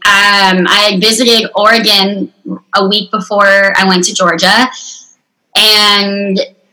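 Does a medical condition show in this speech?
Yes: unilateral cleft lip and palate, severe.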